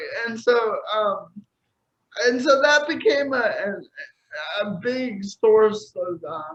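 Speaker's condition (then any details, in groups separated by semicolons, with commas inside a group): Cerebral palsy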